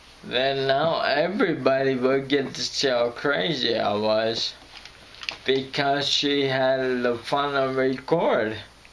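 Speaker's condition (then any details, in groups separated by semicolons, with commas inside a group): Friedreich's ataxia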